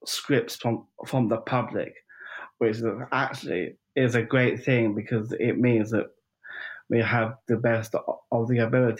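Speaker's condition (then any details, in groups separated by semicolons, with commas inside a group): Down syndrome; 45 years old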